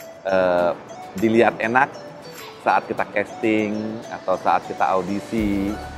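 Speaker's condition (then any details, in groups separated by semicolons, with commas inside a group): No condition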